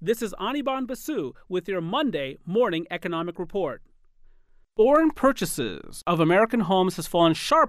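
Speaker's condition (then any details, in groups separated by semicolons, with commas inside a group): No condition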